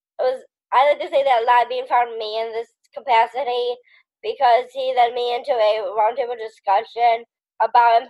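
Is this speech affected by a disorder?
Yes: Down syndrome.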